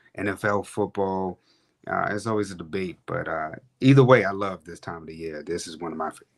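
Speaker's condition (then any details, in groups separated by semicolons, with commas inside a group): No condition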